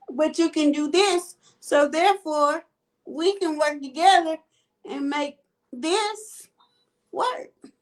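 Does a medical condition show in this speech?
Yes: cerebral palsy.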